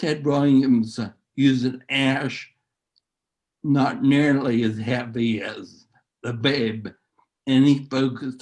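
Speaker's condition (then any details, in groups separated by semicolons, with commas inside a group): Neurological disease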